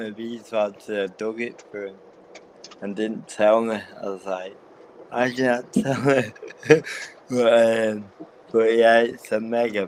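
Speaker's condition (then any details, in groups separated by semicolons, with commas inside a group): Cerebral palsy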